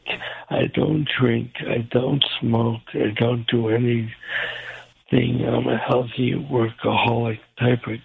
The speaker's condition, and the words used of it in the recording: ALS (motor neuron disease). I 2 years ago, I started having problems speaking, and I had trouble breathing.